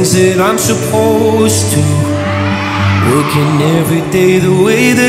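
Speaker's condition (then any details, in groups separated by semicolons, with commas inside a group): No condition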